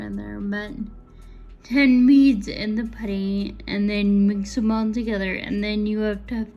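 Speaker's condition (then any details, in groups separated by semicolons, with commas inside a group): Friedreich's ataxia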